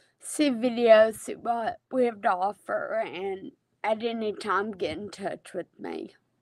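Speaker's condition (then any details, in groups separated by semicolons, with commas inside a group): Friedreich's ataxia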